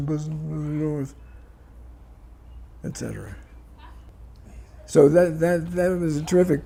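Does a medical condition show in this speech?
Yes: Parkinson's disease.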